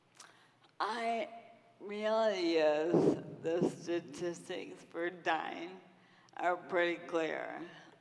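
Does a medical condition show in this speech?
Yes: Friedreich's ataxia; onset in 20s after severe illness, diagnosed at University of Michigan, progressive, staggering gait, lost walking, no treatment; over two decades since onset, uses wheelchair, service dog.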